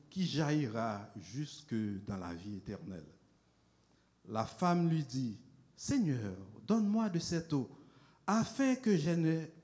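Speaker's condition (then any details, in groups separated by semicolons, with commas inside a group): No condition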